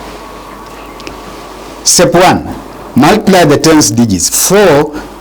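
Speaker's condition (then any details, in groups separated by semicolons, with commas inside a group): No condition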